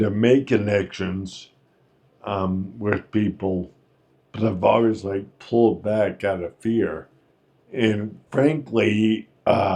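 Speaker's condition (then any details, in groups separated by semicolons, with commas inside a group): Friedreich's ataxia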